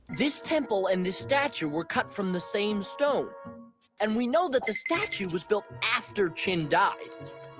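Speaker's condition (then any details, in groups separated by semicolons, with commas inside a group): No condition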